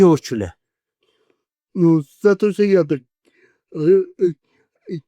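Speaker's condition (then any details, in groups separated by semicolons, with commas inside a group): Cerebral palsy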